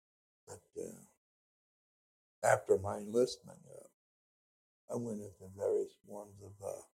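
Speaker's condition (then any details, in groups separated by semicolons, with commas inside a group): Speech impediment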